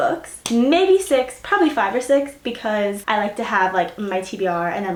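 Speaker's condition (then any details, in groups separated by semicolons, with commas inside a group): No condition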